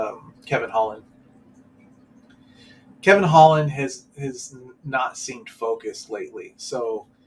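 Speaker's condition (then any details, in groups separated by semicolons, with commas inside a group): No condition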